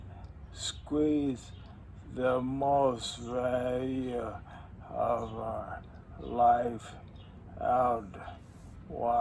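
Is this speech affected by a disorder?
Yes: ALS.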